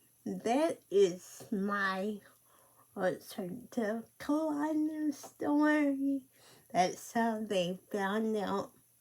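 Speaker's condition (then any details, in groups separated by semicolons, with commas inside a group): Cerebral palsy; speech affected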